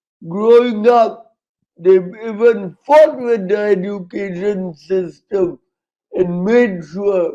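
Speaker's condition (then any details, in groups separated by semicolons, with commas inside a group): Cerebral palsy, severe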